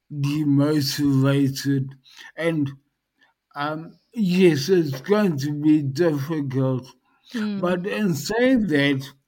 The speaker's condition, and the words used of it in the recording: Dysarthria. So by breaking them down into smaller pieces, I've been able to gauge with measurable success the progression from being unable to communicate via text or voice to being able to communicate that people understand me a lot easier.